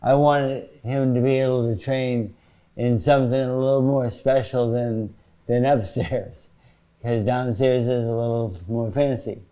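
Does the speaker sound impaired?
Yes: Parkinson's disease; symptoms said less severe than another Parkinson's patient's.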